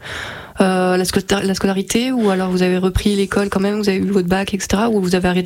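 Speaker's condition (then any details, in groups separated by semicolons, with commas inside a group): No condition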